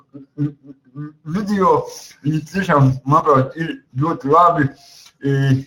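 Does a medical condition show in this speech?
Yes: cerebral palsy; speech not very clear.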